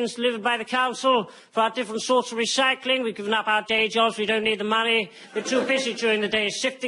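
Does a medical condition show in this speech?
No.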